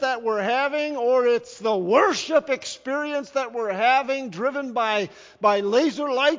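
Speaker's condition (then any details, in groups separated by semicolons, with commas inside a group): No condition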